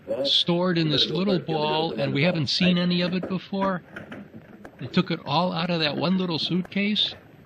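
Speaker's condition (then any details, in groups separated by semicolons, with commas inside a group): No condition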